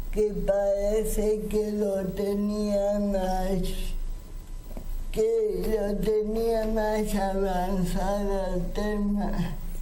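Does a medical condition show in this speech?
Yes: cerebral palsy; speaks with difficulty.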